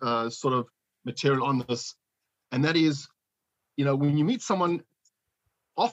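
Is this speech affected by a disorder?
No.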